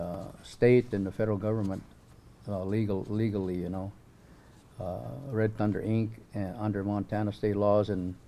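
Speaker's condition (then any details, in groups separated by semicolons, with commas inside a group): No condition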